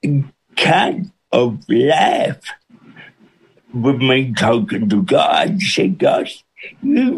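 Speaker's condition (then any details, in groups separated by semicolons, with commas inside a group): Cerebral palsy with speech impediment; congenital cerebral palsy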